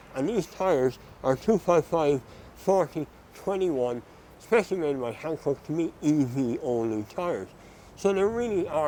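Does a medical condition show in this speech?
Yes: mouth cancer surgery.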